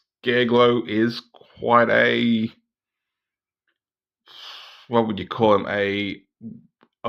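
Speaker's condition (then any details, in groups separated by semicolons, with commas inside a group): No condition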